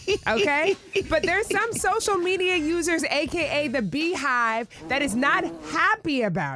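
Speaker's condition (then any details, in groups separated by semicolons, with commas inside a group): No condition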